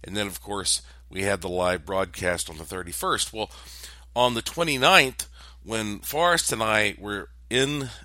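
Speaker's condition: No condition

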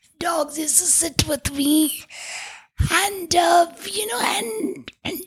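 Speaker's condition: Tracheostomy, vocal cords permanently constricted from smoke inhalation; must block tube hole with finger to be audible

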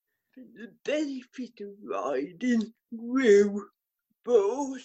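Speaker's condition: Cerebral palsy; could not jump

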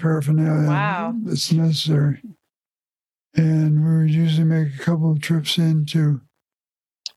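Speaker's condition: Parkinson's disease; diagnosed about 2018 after failing heel-to-toe test, both arms unable to change guitar chords or strum; singing ability lost, partly from lack of practice, relies on amplifiers for volume

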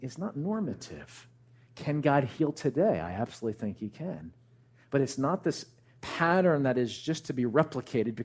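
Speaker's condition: No condition

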